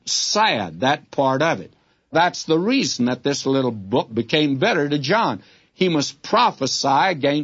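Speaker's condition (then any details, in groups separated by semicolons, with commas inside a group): No condition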